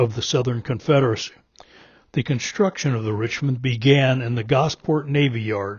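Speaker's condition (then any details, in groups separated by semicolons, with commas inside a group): No condition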